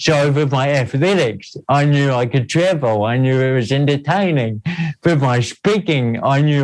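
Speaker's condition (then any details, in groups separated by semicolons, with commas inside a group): Cerebral palsy; noticeably atypical speech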